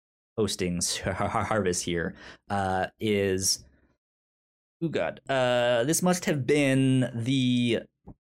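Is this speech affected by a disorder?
Yes: stutter; stutter since childhood, cause unknown, explained as brain moving faster than mouth, speech therapy in elementary school; stutters when talking; here repeated sounds, blocks.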